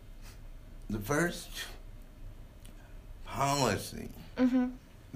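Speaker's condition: Cerebral palsy; electric power chair sought in Kansas

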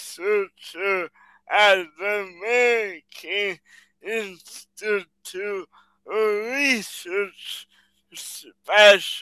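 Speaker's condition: Cerebral palsy

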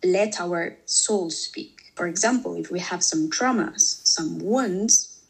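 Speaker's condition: No condition

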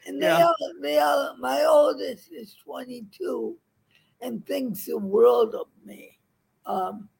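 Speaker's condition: Cerebral palsy; once judged too poor for teaching

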